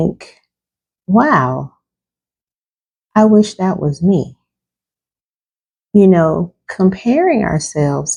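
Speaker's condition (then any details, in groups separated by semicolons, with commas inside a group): No condition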